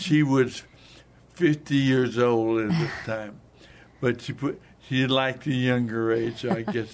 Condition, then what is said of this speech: Stroke. If I speak slowly and deliberately, I think I can be understood.